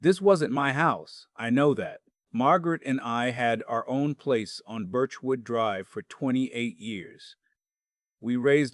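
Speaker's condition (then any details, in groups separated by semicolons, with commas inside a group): No condition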